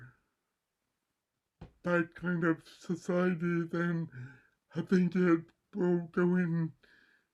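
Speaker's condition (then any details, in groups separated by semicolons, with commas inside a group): Cerebral palsy; mild left side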